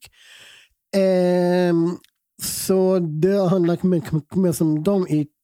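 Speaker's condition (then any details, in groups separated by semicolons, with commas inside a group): Down syndrome; 32 years with condition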